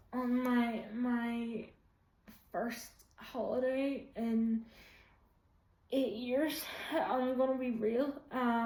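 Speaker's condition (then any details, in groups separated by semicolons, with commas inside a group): Quadriplegic cerebral palsy, severe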